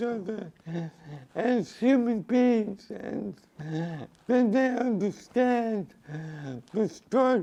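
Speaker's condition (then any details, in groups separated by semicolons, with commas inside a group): Cerebral palsy; from birth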